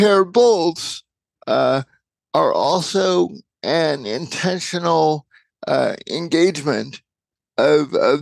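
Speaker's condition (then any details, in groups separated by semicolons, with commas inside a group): Cerebral palsy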